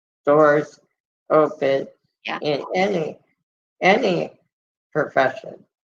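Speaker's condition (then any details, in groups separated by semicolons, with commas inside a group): Muscular dystrophy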